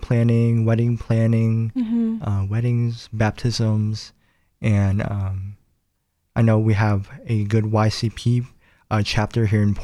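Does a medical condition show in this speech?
Yes: cleft palate; able to speak after surgical treatment.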